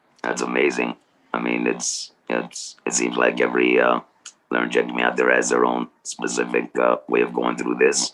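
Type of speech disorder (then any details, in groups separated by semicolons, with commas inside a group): Electrolarynx speech; laryngectomy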